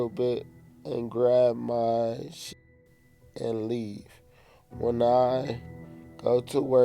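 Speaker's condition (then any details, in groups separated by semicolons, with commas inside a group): Cerebral palsy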